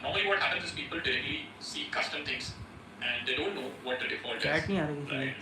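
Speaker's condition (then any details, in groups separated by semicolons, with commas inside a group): No condition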